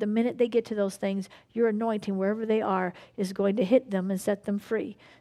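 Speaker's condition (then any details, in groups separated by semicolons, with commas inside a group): No condition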